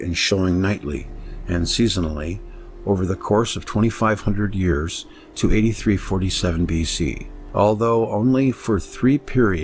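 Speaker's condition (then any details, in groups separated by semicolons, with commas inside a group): No condition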